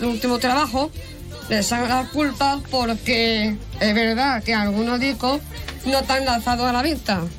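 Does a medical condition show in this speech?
Yes: Down syndrome.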